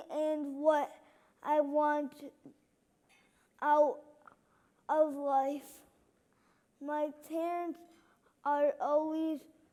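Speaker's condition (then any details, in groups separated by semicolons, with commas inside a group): Cerebral palsy; left hand and left side affected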